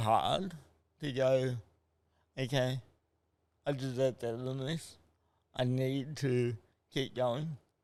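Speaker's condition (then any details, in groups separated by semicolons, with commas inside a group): Cerebral palsy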